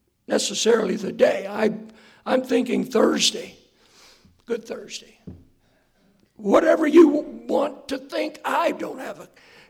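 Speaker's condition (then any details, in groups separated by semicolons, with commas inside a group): Hoarseness after vocal cord surgery; hoarse voice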